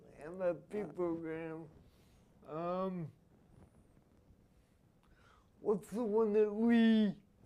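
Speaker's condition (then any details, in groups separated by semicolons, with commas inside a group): Spastic quadriplegia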